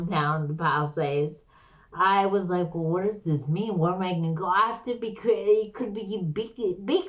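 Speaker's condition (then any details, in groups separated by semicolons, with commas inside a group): Slurred speech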